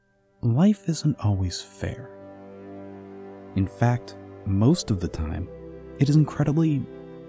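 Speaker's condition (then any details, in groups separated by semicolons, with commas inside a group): No condition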